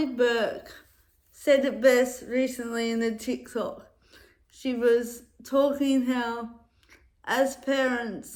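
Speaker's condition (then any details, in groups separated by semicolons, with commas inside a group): Cerebral palsy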